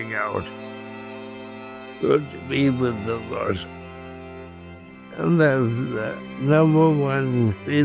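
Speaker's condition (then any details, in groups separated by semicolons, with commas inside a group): ALS; voice changed first, slow, tiring, quiet, often not understood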